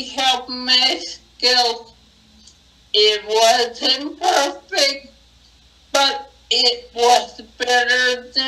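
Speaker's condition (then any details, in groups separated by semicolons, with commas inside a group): Acquired brain injury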